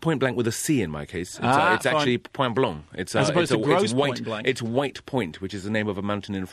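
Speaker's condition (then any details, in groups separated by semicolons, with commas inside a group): No condition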